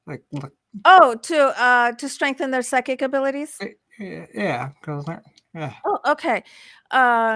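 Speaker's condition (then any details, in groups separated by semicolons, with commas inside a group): No condition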